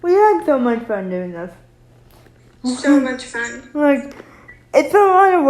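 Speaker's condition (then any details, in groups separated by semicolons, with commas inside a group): Cerebral palsy; uses wheelchair; can speak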